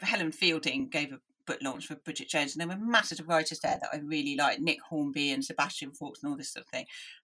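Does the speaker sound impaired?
Yes: deafness; deaf from early age, analog hearing aids in childhood, hopeless and unwieldy, listening took effort.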